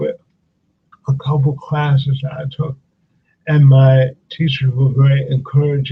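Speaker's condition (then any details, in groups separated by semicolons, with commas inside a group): Cerebral palsy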